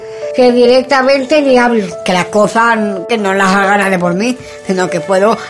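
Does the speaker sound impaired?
Yes: Down syndrome; genetic, extra chromosome 21, adult.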